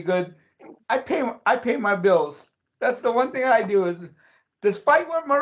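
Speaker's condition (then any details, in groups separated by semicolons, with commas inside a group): Cerebral palsy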